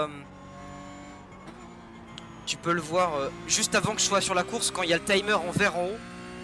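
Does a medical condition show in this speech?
No.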